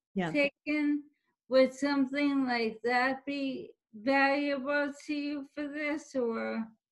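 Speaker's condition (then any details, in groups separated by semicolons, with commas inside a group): ALS; speech may be hard to understand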